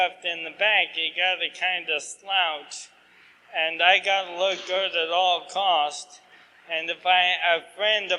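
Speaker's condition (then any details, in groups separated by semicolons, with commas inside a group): ALS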